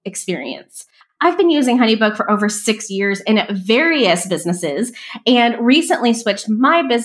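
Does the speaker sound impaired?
No.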